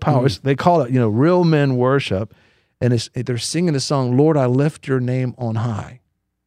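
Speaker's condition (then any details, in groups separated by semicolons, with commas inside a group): No condition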